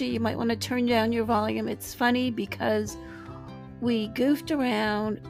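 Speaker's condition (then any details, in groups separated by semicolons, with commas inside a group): No condition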